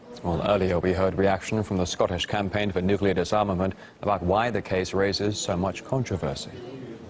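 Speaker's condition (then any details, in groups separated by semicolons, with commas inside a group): No condition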